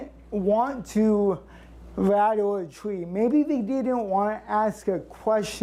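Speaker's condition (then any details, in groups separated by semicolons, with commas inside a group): Cerebral palsy; since birth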